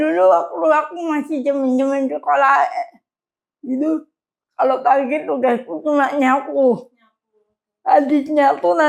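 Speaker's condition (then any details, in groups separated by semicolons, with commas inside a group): Cerebral palsy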